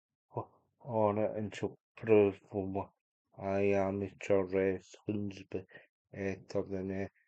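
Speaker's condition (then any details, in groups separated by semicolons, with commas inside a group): Cerebral palsy; unable to walk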